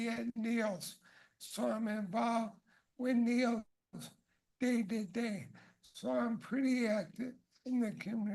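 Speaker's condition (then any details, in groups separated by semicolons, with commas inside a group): ALS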